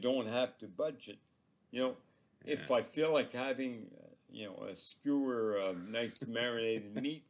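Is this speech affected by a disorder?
Yes: ALS; progressively crippling neurological disorder, living with it about three years; about three years since onset, diagnosed two years ago.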